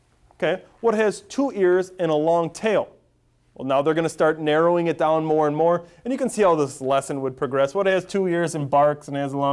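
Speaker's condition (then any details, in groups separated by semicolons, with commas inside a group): No condition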